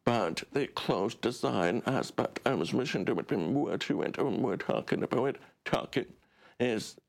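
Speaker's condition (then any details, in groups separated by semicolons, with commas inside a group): Deaf; relies on subtitles rather than audio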